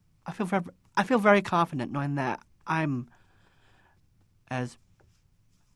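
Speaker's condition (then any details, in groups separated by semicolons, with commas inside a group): Down syndrome; cognitive disability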